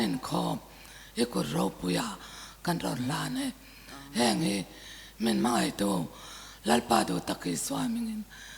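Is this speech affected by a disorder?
No.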